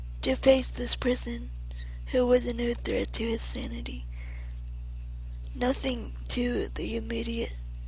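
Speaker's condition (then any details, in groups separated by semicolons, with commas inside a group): Cerebral palsy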